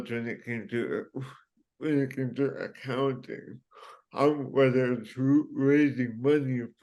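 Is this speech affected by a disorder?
Yes: cerebral palsy; from birth.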